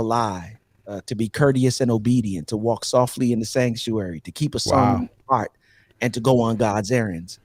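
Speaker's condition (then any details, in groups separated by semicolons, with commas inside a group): No condition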